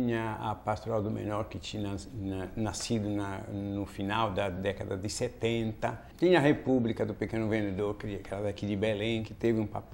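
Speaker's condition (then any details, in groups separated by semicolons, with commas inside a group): No condition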